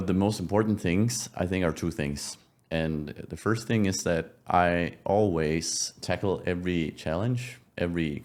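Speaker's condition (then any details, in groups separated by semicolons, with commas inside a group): No condition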